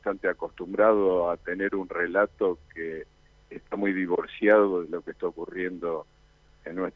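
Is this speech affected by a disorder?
No.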